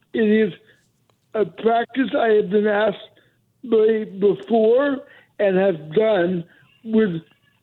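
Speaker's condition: Cerebral palsy; mobility declined since

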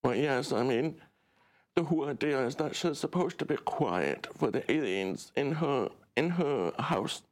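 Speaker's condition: Deaf; relies on subtitles

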